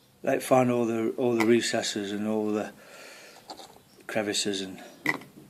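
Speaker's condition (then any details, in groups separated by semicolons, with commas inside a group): No condition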